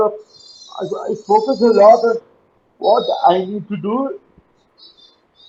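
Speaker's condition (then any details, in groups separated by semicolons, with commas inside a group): Cerebral palsy; uses wheelchair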